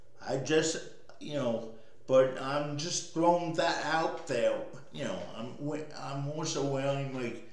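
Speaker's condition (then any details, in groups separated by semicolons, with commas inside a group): Cerebral palsy; speech may sound impaired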